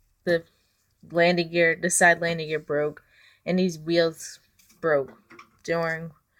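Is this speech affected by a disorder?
No.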